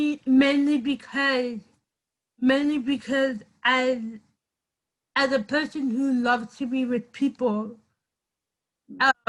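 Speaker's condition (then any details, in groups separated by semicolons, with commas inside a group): Cerebral palsy; from birth, congenital deafness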